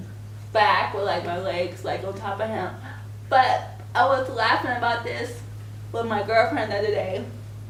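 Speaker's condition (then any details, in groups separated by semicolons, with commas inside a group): Cerebral palsy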